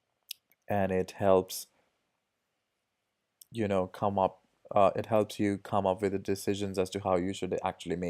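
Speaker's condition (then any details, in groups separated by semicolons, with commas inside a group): No condition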